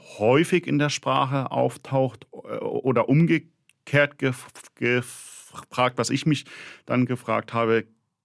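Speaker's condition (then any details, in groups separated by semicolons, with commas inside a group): Stuttering; strong stuttering, stronger than interviewee's ten-year-old son's, syllable and word repetitions, frequent filler interjections; repeated sounds, prolonged sounds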